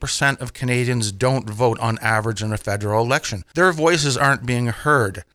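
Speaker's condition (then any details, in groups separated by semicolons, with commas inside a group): No condition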